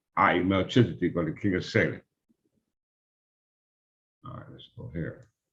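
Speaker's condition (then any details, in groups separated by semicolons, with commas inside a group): No condition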